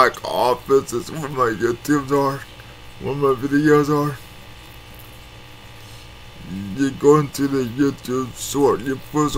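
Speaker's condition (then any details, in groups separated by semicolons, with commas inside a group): Cerebral palsy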